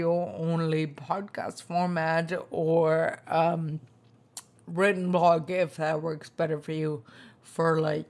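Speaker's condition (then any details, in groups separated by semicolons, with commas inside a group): Spinocerebellar ataxia type 2, SCA2; tongue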